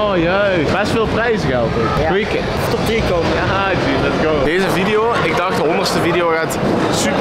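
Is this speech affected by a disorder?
No.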